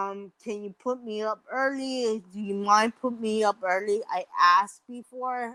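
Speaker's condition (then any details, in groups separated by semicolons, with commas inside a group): Mild cerebral palsy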